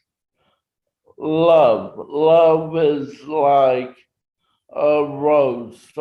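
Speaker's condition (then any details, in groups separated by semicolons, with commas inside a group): Traumatic brain injury; 39 years since injury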